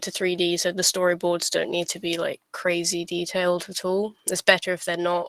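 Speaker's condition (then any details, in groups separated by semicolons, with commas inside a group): No condition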